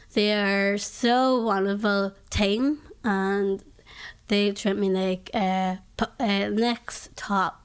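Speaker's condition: Down syndrome; age 21

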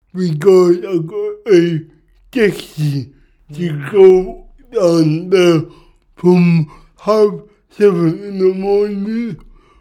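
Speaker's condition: Cerebral palsy; speech can be hard sometimes

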